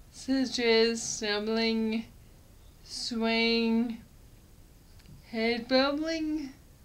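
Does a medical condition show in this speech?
Yes: Friedreich's ataxia; hereditary, defective gene; wheelchair user.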